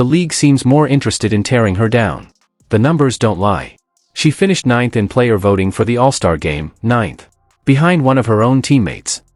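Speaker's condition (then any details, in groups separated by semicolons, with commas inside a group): No condition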